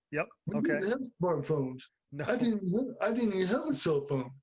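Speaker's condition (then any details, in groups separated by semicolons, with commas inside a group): Cerebral palsy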